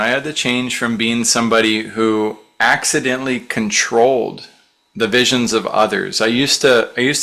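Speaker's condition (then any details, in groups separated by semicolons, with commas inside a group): No condition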